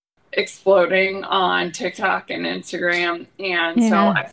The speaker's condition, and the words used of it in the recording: ALS (motor neuron disease). My mother-in-law is grabbing my voice amplifier.